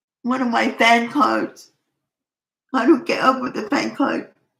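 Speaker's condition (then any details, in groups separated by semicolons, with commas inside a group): Cerebral palsy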